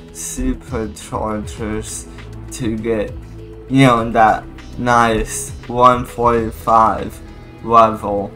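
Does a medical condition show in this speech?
Yes: cerebral palsy.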